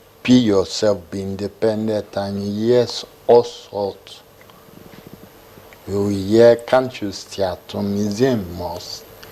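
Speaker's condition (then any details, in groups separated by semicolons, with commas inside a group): Cerebral palsy; affects movement and muscle tone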